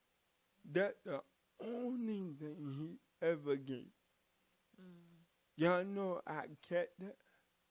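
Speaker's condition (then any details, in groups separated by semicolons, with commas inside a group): Cerebral palsy; from birth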